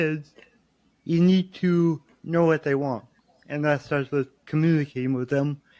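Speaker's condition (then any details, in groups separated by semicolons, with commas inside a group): Cerebral palsy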